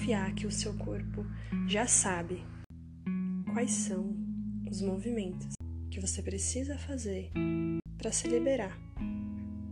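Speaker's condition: No condition

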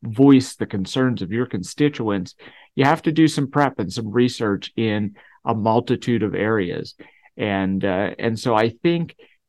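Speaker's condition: No condition

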